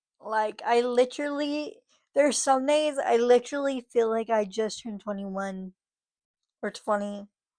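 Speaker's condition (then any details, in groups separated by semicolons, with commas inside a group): Cerebral palsy, spastic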